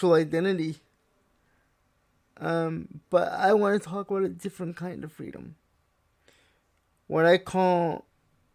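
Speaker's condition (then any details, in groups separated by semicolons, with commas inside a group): Cerebral palsy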